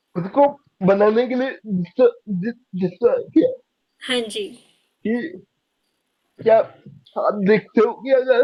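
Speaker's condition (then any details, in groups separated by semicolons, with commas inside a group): Cerebral palsy; could not speak as a child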